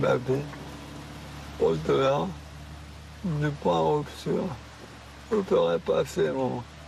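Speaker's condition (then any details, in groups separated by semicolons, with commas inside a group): Maladie de Charcot (ALS); needs voice amplifier, uses eye-tracking communication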